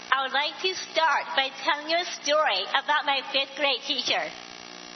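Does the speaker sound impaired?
Yes: Down syndrome; born with Down syndrome, one extra chromosome, 47 total; diction sometimes hard to pick up.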